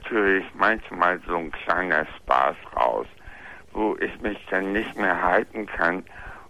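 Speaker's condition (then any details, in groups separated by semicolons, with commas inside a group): Floor of mouth cancer; found at yearly dental check, extensive operation, heavy blood loss, jaw affected, taste lost; speaks differently, mostly understood, some words asked again, mute right after surgery, wrote notes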